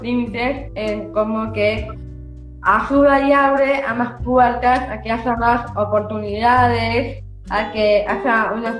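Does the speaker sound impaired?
Yes: Down syndrome; from birth.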